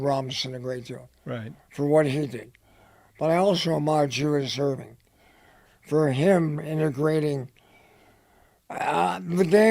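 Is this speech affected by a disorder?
Yes: head and neck cancer; dry throat, dry mouth.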